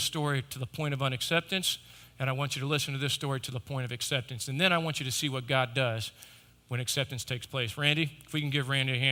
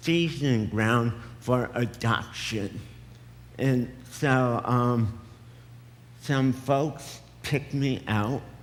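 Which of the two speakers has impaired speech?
The second: cerebral palsy; present from birth, muscle tone too tight or loose; shaking; affects speech.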